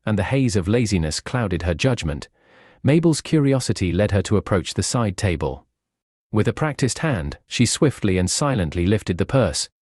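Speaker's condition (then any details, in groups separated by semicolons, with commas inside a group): No condition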